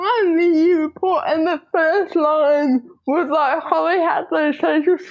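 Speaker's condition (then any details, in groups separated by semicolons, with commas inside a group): Cerebral palsy, spastic diplegia; no surgery yet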